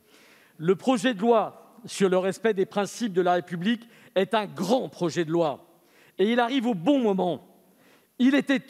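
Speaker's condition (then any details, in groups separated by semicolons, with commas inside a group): No condition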